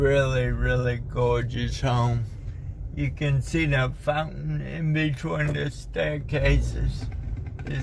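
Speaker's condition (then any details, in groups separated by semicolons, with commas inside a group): Cerebral palsy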